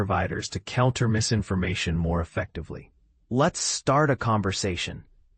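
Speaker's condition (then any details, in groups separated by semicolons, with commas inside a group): No condition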